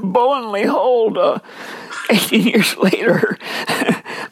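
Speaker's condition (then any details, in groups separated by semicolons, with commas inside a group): Dysphonia; lost singing voice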